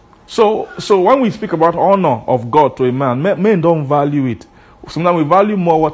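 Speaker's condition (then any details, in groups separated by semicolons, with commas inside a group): No condition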